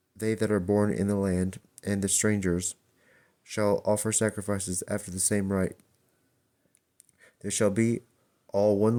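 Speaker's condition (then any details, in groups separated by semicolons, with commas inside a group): No condition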